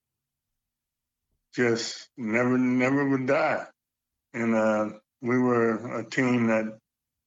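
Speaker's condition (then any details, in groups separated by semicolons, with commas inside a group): Parkinson's; age 70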